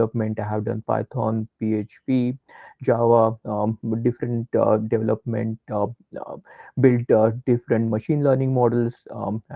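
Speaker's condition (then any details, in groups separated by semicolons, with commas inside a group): No condition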